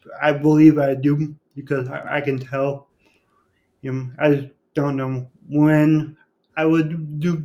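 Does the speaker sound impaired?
Yes: cerebral palsy; from birth complication, born without pulse or breathing and revived, diagnosed near age one; completely self-sufficient, lives alone, relearned walking, femur and right ankle surgery at eight, repeat surgery expected.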